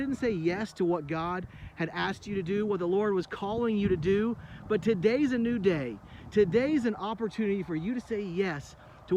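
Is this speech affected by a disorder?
No.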